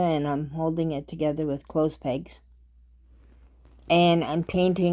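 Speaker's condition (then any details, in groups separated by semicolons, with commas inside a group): Cerebral palsy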